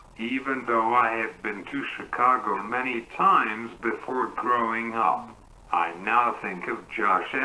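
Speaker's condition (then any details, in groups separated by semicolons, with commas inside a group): Cerebral palsy; communicates by typing, slow typing, scripts written in advance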